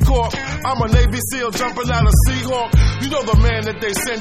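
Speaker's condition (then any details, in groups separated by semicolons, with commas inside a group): No condition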